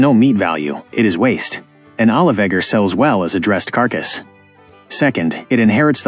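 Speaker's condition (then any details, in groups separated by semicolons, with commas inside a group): No condition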